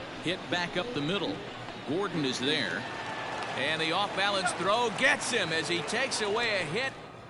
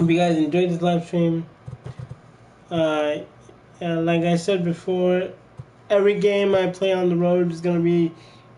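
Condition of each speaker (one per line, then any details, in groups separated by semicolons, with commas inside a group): No condition
Cerebral palsy; from birth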